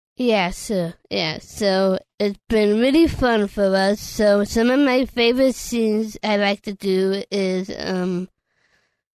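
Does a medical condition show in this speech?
Yes: Down syndrome; age 24.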